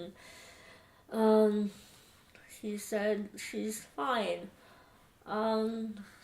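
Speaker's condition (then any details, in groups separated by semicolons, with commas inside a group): Moebius syndrome; small tongue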